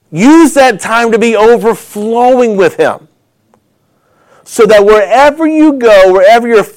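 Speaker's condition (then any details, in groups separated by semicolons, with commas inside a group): No condition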